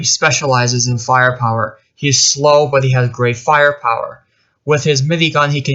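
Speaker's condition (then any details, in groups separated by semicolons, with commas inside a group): No condition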